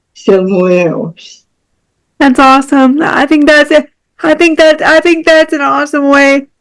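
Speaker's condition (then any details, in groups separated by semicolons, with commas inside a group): Cerebral palsy; spastic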